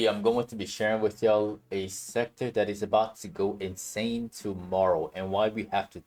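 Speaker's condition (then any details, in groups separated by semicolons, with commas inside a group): No condition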